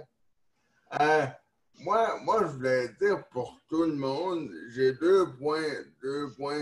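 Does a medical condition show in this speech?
Yes: neonatal cerebral palsy; neonatal onset.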